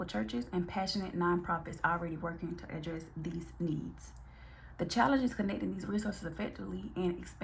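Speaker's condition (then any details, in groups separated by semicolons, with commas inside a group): No condition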